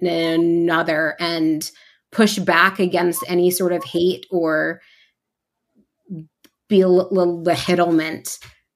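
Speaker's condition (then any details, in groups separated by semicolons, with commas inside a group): Stuttering; variable stuttering, formerly preoccupied with which words would be easier to say, helped by stuttering community; amount of stuttering, feeling stuck and physical tension fluctuate, stutters openly; prolonged sounds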